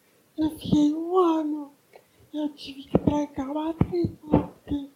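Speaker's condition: Cerebral palsy; lesion less severe than others, physical effects, falls, hip surgery for dislocated hip; ongoing music therapy, hospitalization not frequent; music therapy to develop communication and singing, possibly speech balance, singing recorded by music therapist

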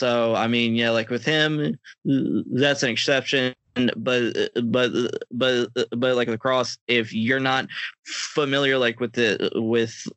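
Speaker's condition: Stutter; acquired stutter from brain contusion around age 12, temporary epilepsy resolved, contusion not fully healed; stutter flaring during this recording; stutter worse than usual tonight, restarts phrase after disfluency; repeated words

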